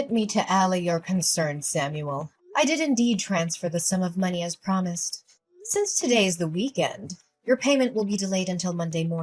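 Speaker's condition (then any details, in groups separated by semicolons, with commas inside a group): No condition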